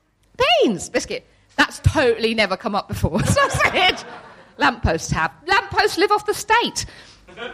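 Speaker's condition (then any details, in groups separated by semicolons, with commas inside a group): Tourette's syndrome; neurological, involuntary movements, noises, several daily seizure-like episodes losing body, speech control, support worker; frequent vocal tics throughout talk; vocal tics interrupting speech, sausage, hedgehog, involuntary swearing and obscene phrases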